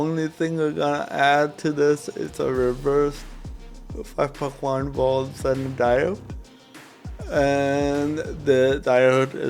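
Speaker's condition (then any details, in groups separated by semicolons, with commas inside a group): Cerebral palsy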